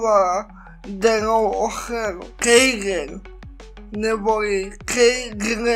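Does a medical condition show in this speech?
Yes: cerebral palsy.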